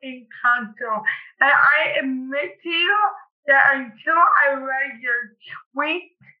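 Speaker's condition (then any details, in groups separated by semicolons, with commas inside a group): Cerebral palsy; cerebral palsy since childhood, past operations; speech noticeably affected, listeners wrongly judge intelligence from speech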